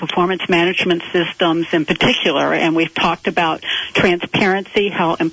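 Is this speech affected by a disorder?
No.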